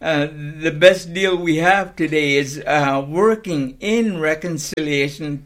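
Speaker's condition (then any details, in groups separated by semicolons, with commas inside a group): Cerebral palsy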